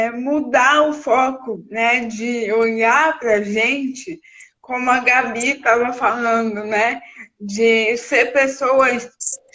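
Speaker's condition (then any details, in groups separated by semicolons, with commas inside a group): Cerebral palsy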